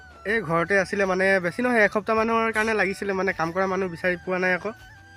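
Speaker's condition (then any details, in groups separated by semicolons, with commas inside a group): No condition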